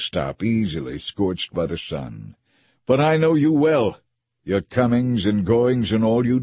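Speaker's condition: No condition

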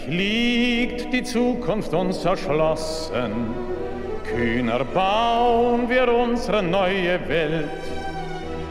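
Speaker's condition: No condition

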